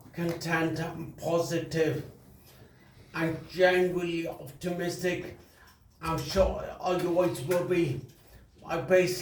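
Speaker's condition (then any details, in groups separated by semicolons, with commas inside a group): Traumatic brain injury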